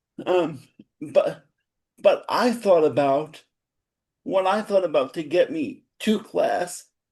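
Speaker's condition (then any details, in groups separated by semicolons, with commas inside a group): Cerebral palsy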